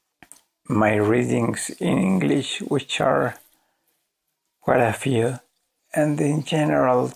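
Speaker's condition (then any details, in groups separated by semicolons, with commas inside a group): ALS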